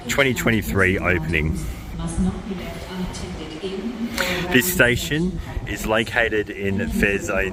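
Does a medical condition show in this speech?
No.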